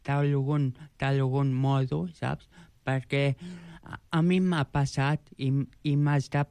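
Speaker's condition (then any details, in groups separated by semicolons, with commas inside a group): Joubert syndrome; present from birth; age 29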